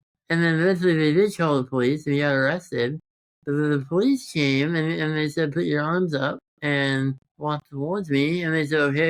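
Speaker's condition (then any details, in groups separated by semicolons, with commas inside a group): Congenital muscular dystrophy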